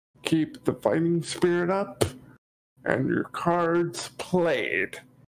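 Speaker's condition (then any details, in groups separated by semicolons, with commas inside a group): Cerebral palsy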